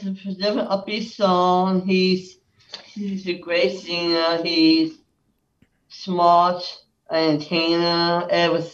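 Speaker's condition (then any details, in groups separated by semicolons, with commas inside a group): Down syndrome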